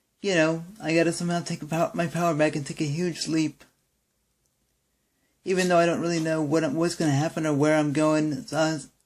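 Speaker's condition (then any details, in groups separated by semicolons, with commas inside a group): Cerebral palsy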